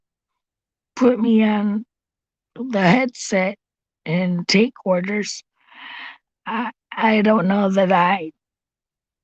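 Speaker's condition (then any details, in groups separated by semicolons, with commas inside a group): Cerebral palsy; since birth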